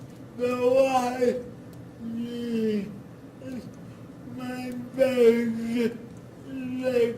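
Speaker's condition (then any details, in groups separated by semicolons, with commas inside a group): Cerebral palsy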